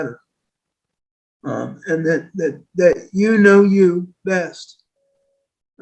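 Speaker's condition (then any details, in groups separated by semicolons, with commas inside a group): Quadriplegic cerebral palsy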